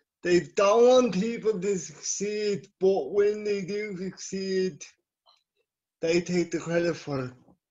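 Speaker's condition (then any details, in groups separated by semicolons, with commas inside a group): Cerebral palsy; from birth, scoliosis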